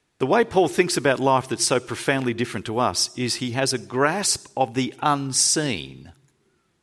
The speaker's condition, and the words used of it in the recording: No condition.